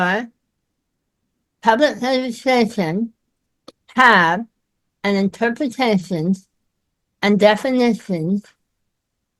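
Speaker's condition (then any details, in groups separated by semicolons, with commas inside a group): Myasthenia gravis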